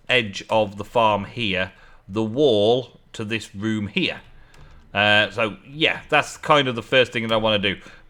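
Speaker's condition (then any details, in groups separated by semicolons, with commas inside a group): No condition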